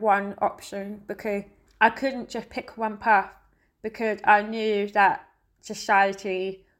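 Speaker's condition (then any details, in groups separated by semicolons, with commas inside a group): Deafness; hears song beat and singing but not words, heavy metal rock indistinct, uses sign language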